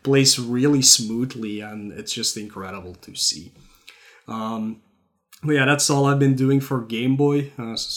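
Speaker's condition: No condition

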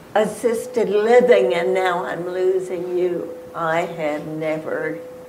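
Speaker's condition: Spasmodic dysphonia; ALS

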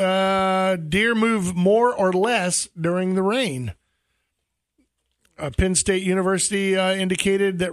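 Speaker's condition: No condition

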